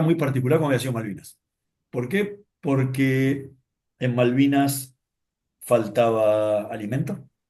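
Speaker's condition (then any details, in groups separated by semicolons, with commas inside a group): No condition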